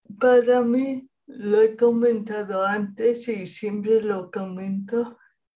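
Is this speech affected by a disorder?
Yes: cerebral palsy; present at least 40 years.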